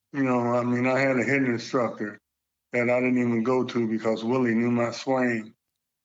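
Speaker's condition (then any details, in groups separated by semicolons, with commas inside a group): Parkinson's; age 70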